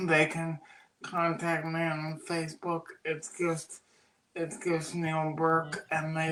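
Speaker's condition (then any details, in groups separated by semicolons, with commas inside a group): Cerebral palsy; birth oxygen deprivation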